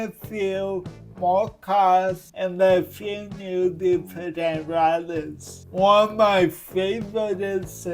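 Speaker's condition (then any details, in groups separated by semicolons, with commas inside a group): Cerebral palsy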